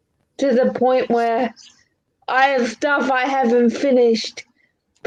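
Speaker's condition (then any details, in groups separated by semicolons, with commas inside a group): Cerebral palsy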